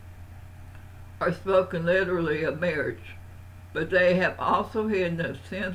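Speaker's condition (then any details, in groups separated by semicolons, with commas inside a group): Parkinson's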